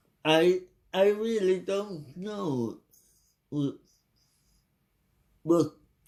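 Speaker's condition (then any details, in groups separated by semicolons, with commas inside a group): Cerebral palsy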